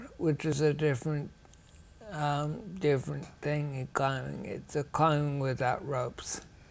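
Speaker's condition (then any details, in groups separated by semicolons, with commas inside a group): Ataxia; rare, progressive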